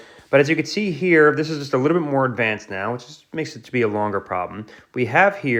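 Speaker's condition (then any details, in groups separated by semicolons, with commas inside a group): No condition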